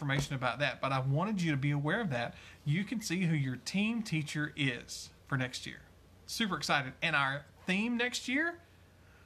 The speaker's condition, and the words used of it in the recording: No condition.